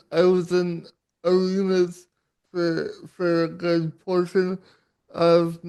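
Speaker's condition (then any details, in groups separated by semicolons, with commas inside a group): Cerebral palsy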